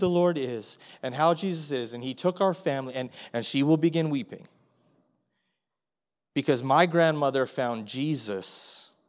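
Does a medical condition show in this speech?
No.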